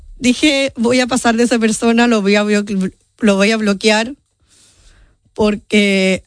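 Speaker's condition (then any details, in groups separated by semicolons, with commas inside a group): Down syndrome; genetic condition, from birth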